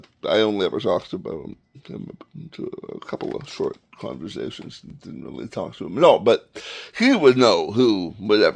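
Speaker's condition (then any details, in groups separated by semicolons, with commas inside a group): Tongue cancer surgery, tongue graft; glossectomy, tongue cancer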